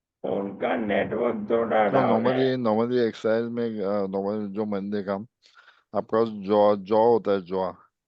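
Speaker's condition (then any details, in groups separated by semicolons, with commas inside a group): ALS; speech improved a little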